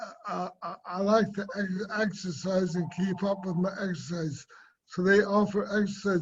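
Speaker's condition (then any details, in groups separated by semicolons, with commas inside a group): Cerebral palsy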